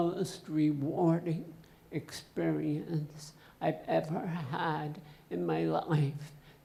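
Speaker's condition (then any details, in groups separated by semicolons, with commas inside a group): Essential tremor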